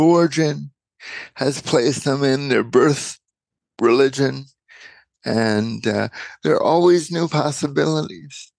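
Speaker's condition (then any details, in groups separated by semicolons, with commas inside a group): Cerebral palsy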